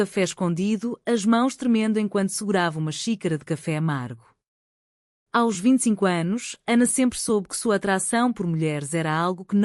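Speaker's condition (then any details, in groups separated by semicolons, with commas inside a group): No condition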